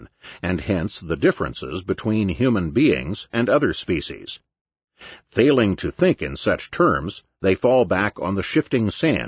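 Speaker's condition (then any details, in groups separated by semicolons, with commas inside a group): No condition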